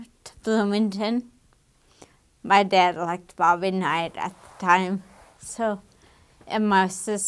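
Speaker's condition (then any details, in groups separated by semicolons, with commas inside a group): Damaged diaphragm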